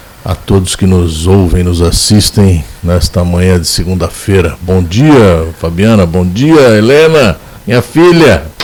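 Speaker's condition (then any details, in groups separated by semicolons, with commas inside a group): No condition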